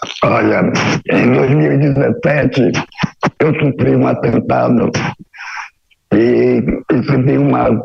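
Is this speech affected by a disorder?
Yes: total laryngectomy; laryngeal cancer, phonatory prosthesis, stoma occluded to speak, nasal tube 40+ days; no cancer medication, oncology follow-up twice yearly, eats well, no pain; near aphonia before surgery, mute after, therapy with Dr. Kelly, tried esophageal voice, understood.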